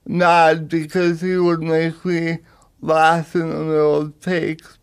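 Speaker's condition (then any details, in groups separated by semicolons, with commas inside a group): Cerebral palsy; power wheelchair user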